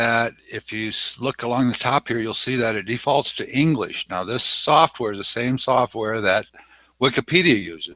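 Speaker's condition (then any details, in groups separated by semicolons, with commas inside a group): No condition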